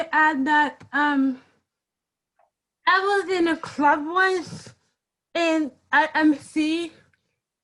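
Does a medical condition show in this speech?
Yes: cerebral palsy.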